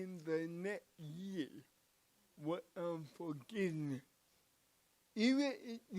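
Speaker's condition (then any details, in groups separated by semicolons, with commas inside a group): Cerebral palsy; from birth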